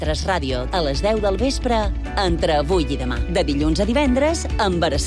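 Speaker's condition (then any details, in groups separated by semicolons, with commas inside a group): No condition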